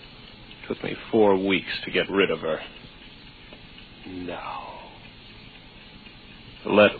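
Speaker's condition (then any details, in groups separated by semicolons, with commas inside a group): No condition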